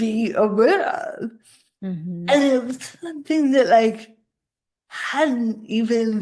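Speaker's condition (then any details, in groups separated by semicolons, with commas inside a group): Cerebral palsy; spasticity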